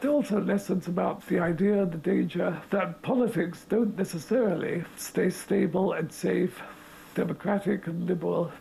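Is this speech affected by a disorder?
Yes: motor neurone disease; terminal, progressive motor neurone disease, body capacities steadily shrinking; speaking through air contraption enabling breathing, still able to talk, interviewed down the line.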